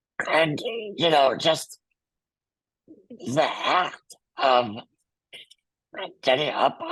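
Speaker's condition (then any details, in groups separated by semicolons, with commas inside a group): Muscular dystrophy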